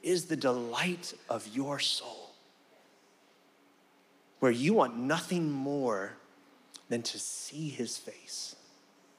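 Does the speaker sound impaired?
No.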